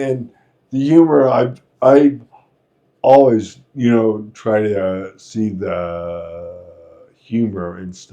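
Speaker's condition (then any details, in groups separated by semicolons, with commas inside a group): Friedreich's ataxia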